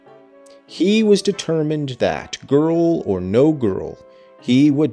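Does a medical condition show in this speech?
No.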